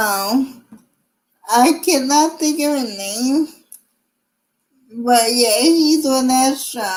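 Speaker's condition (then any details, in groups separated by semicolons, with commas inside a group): Cerebral palsy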